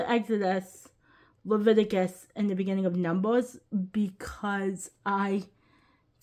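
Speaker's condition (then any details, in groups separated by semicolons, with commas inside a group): Cerebral palsy, quadriplegic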